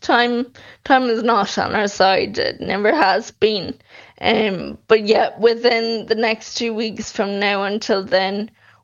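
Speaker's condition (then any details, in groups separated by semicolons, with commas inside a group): Friedreich's ataxia; drug treatment refused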